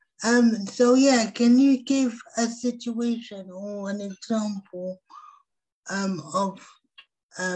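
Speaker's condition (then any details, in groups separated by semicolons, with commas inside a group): Cerebral palsy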